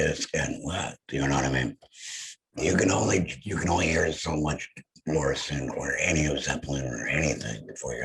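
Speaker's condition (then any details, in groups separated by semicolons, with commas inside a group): Head and neck cancer; voice lost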